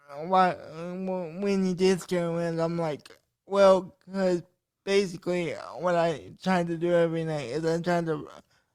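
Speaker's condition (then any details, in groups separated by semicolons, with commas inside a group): Cerebral palsy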